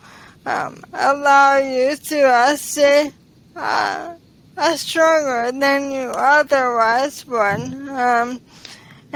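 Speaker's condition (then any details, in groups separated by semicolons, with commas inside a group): ALS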